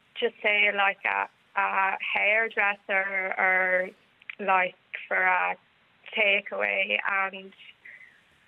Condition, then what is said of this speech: Stuttering. And the more we talk, the stammer, the further away the stammer goes.